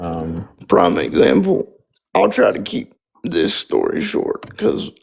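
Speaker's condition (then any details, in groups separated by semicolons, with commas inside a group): Spastic quadriplegic cerebral palsy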